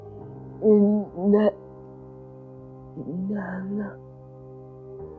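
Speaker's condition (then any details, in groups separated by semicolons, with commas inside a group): Cerebral palsy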